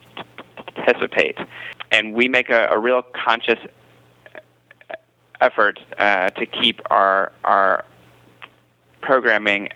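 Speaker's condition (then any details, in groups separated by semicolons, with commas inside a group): Stuttering; stuttering since age five; prolonged sounds, blocks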